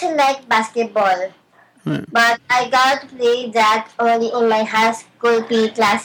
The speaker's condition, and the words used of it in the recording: Down syndrome. Even before joining Special Olympics, I had my regular speech therapy sessions.